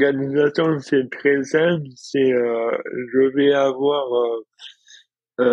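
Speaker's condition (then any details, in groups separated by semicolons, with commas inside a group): Dystonia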